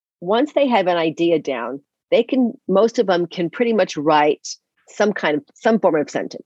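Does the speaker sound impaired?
No.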